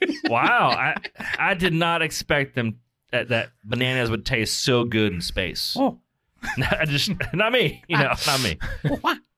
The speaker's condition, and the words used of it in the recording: No condition.